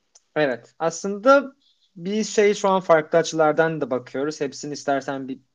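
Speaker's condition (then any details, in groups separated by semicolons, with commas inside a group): No condition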